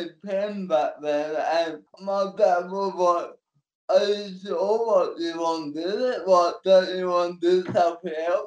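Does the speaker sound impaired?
Yes: cerebral palsy; cerebral palsy since birth, physical disability only, manual wheelchair, support worker takes notes and types for him.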